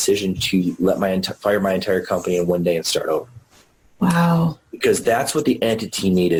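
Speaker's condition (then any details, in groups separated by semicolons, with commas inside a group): No condition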